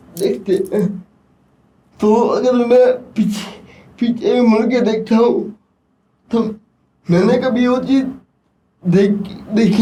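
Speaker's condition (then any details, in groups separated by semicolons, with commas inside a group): Cerebral palsy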